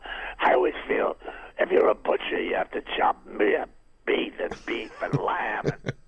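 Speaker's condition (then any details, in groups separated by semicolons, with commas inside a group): Throat cancer, vocal cord removed, partial laryngectomy, right vocal cord removed; vocal surgery removing part of larynx including right vocal cord, now a stump; voice lost after surgery, left cord trained to reach past midline to stump for sound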